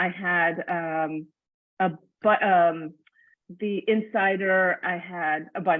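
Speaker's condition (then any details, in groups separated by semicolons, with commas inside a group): No condition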